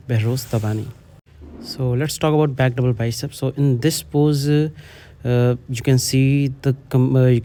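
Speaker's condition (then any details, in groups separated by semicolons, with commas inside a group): No condition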